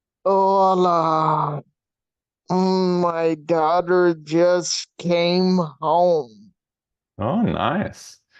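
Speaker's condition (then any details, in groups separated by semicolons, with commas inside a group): Brain shunt failure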